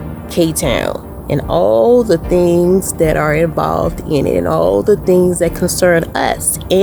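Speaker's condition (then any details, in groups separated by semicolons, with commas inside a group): No condition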